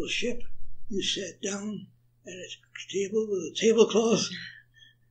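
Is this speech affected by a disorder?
Yes: Parkinson's.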